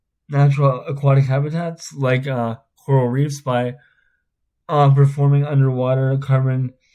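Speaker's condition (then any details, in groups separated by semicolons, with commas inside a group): Spastic cerebral palsy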